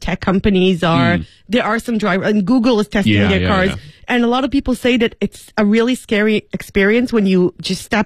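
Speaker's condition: No condition

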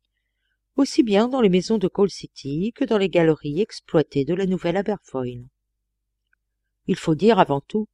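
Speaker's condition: No condition

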